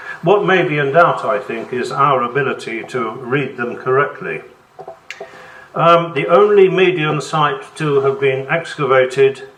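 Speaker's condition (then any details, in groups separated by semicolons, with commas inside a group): No condition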